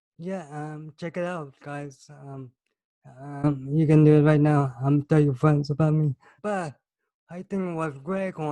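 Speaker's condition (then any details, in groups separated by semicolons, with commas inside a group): Cerebral palsy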